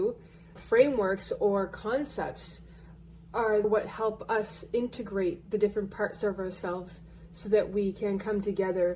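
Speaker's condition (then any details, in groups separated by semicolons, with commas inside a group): No condition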